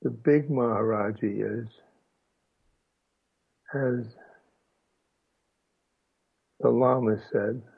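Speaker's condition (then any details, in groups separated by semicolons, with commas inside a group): Aphasia after stroke; halting speech with pauses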